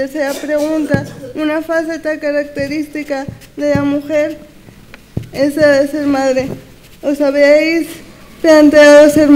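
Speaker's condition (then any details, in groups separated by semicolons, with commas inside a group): Cerebral palsy; high support needs, relies on others for hands and feet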